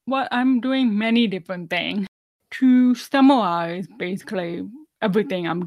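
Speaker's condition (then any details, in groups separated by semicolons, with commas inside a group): Deafness, 99% hearing loss, severe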